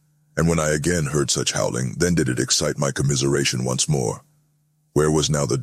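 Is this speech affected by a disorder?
No.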